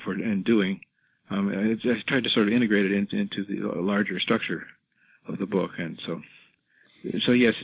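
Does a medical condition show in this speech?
Yes: Parkinson's disease; rigidity-predominant form, never had tremors, gait mainly affected, diagnosed by neurologist, confirmed by drug response.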